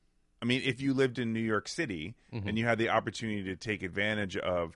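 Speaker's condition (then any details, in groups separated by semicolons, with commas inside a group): No condition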